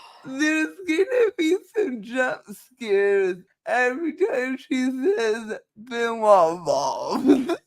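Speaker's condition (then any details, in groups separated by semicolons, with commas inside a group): Cerebral palsy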